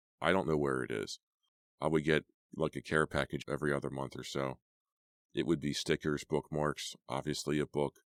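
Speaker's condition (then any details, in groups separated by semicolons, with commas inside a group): No condition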